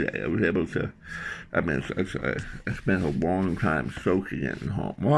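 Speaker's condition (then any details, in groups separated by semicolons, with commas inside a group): Tongue cancer surgery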